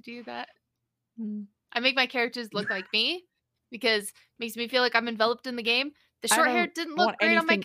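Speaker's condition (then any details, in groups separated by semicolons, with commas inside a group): No condition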